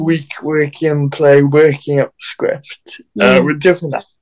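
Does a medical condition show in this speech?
Yes: cerebral palsy.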